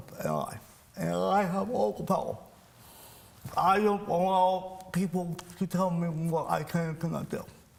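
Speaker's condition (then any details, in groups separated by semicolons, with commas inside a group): Cerebral palsy; speech impairment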